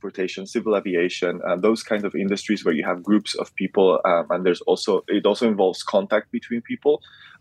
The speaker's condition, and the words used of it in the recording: None; typical speech.